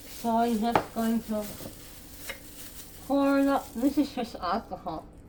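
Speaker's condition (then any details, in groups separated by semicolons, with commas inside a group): Head and neck cancer; gum and mouth tumor, free flap, neck dissection, tracheostomy; small mouth opening, swallowing difficulty, later regained dry swallow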